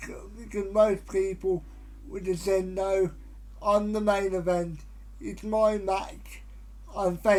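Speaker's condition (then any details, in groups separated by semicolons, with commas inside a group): Cerebral palsy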